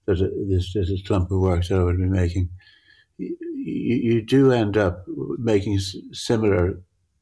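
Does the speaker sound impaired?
Yes: Parkinson's; grouped objects merge together.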